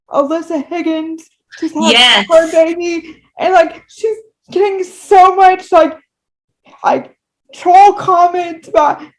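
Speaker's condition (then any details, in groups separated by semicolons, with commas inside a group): Cerebral palsy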